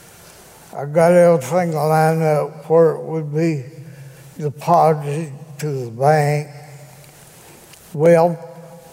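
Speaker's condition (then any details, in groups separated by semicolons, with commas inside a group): Cerebral palsy; still able to speak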